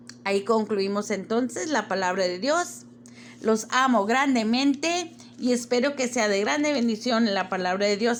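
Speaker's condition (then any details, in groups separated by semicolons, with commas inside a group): No condition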